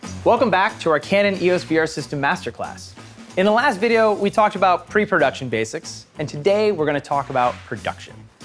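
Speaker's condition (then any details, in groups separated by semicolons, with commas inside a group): No condition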